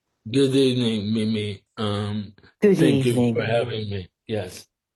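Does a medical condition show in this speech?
Yes: sporadic ALS.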